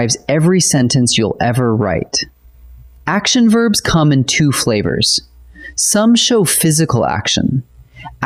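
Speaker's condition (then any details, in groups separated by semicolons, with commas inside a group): No condition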